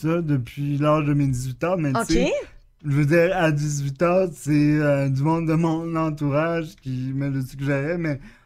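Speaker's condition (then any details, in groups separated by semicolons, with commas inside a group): Cerebral palsy; acquired after chickenpox with intense fever at three weeks old, wheelchair user; expresses himself very well, good vocabulary per co-host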